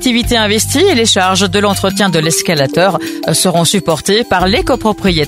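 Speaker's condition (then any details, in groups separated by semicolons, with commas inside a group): No condition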